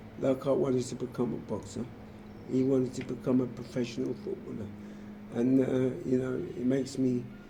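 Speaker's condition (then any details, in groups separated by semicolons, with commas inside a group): Motor neurone disease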